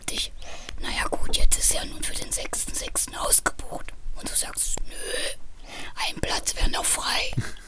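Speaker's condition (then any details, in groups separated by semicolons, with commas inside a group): Voice disorder after laryngeal cancer, radiation scarring of vocal folds; laryngeal cancer treated with radiation and chemotherapy, vocal cord scarring from radiation, swallowing disorder; ongoing vocal cord impairment, swallowing problems, eating with workarounds, mostly fed via feeding tube; voice somewhat quieter, audibly affected, recording volume turned up high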